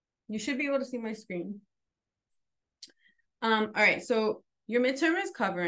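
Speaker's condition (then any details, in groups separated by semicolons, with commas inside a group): No condition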